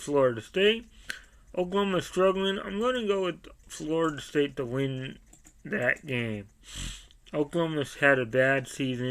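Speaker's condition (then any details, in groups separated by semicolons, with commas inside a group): Cerebral palsy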